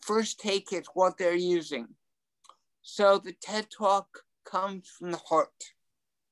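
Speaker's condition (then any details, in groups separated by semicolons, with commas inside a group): Ataxic cerebral palsy; mild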